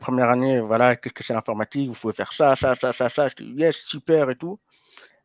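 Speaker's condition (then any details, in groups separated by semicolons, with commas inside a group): Hearing impairment from birth; may get worse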